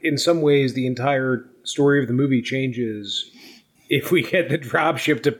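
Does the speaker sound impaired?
No.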